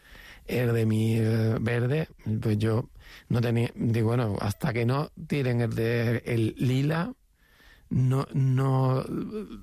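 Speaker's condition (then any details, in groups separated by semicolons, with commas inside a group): Stuttering, mild; stuttering since childhood; still stutters a little at this recording; prolonged sounds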